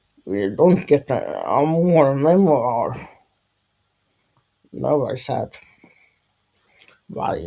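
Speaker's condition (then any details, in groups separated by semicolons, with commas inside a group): Dystonia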